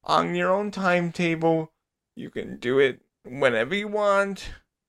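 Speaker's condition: Cerebral palsy, spastic quadriplegia

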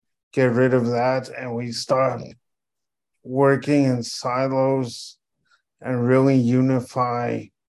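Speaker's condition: Cerebral palsy; contractions compressing

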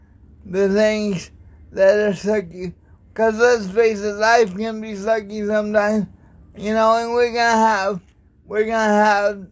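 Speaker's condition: Cerebral palsy

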